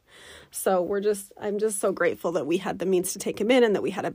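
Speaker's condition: No condition

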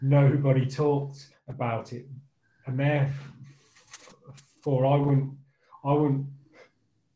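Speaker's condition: Stammer; sound, word and phrase repetitions, part-word repetitions, fillers like um and uh; prolonged sounds, blocks

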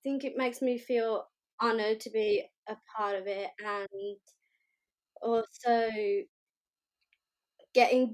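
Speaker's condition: Down syndrome

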